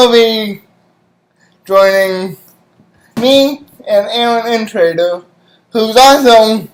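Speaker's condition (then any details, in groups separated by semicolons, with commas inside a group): Cerebral palsy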